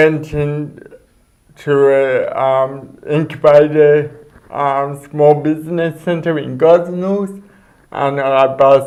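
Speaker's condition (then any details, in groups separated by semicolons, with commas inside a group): Cerebral palsy; speech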